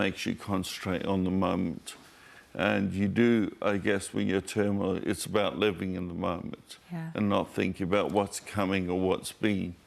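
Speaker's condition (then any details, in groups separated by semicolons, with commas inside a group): Motor neurone disease; diagnosed weeks ago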